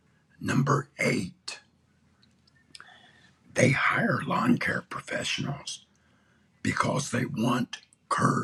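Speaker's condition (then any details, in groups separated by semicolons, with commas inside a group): Throat cancer; tracheostomy tube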